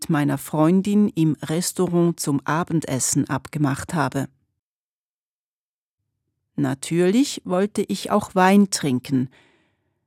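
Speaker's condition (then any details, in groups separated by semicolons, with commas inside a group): No condition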